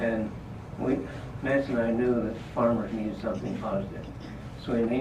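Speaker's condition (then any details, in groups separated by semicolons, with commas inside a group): Parkinson's disease; trouble talking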